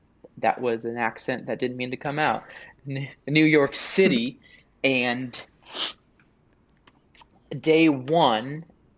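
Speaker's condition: Stuttering; onset at age 3-4, strong fear of speaking; openly stutters, self-advertises, past speech programs, support groups, self-help; broken-up speech at times; blocks

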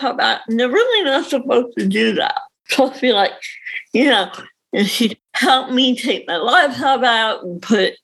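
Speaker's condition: Cerebral palsy; reading disability

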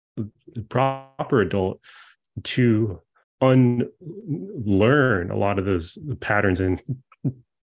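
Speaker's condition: Stutter; childhood onset, neurological and genetic basis, persists for life, no cure; blocking moments, daily speaking situations very difficult, anticipates stuttering in everyday moments; prolonged sounds, blocks

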